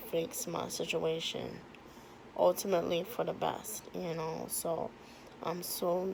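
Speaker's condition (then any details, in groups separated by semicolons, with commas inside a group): Cerebral palsy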